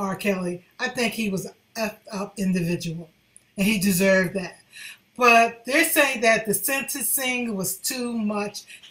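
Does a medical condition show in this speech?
No.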